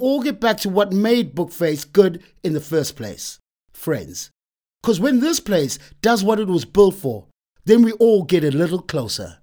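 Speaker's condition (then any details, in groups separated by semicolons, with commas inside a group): No condition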